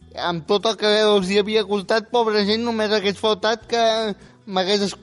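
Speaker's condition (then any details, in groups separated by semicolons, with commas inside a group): Spastic quadriplegic cerebral palsy; age 18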